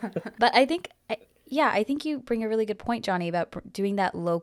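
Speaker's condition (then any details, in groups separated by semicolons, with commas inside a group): No condition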